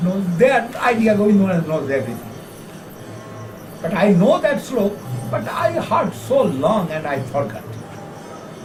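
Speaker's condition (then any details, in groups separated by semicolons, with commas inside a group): No condition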